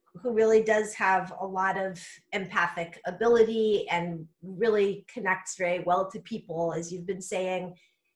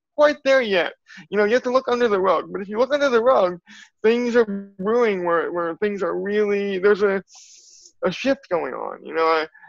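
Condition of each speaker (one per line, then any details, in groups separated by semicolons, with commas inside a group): No condition
Cerebral palsy; from birth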